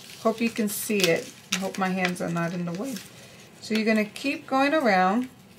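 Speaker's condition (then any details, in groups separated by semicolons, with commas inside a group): No condition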